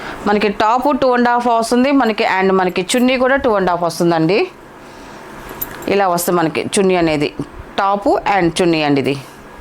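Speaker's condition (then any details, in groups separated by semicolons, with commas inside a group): No condition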